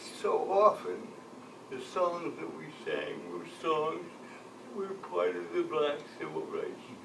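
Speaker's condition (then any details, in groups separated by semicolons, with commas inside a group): Cerebral palsy; from birth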